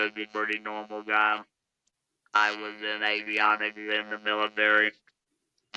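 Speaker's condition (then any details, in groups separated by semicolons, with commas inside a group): Laryngectomy; electrolarynx speech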